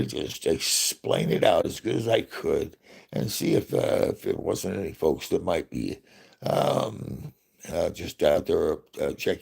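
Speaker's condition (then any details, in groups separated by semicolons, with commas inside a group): Parkinson's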